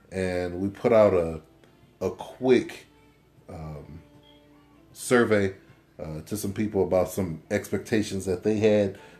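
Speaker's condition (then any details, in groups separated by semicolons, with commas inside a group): No condition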